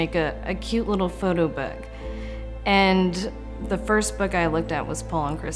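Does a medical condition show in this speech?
No.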